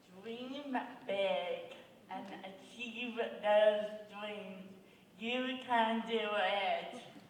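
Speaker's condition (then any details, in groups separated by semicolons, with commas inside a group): Cerebral palsy; hard to be understood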